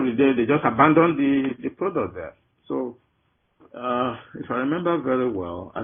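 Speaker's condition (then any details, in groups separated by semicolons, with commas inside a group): No condition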